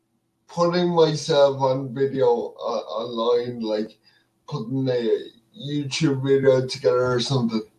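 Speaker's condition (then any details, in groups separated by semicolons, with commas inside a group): Cerebral palsy; speech affected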